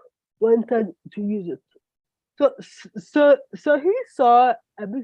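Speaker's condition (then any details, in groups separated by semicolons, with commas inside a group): Cerebral palsy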